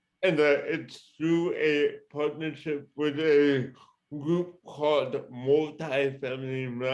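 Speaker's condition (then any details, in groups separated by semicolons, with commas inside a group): Cerebral palsy; present from birth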